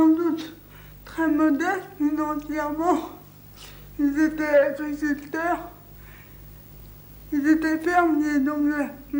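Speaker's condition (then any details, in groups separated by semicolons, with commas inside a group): Cerebral palsy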